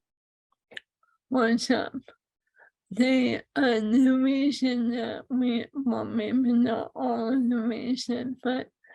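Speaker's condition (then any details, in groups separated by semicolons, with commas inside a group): ALS; swallowing lost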